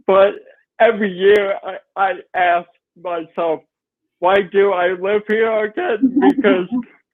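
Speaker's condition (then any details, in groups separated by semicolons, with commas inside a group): Cerebral palsy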